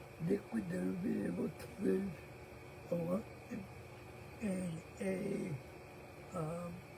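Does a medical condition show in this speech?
Yes: cerebral palsy; present since birth.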